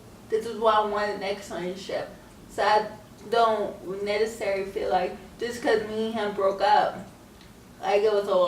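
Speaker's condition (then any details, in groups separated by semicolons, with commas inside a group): Cerebral palsy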